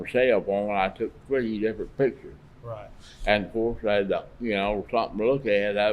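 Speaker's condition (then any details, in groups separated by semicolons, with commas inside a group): Parkinson's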